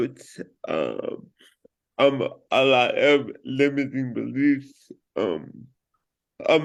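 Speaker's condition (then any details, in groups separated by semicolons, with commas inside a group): Cerebral palsy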